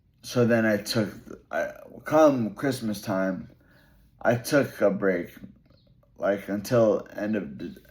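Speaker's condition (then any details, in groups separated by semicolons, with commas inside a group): Brain injury; relearned talking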